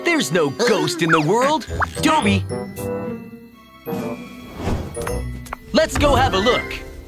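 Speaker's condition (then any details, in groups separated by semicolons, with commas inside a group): No condition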